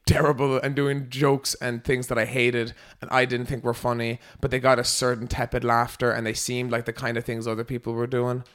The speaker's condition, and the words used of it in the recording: No condition.